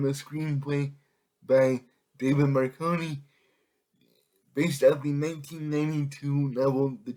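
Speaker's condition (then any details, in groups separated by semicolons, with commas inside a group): Cerebral palsy; affects all muscles; able to speak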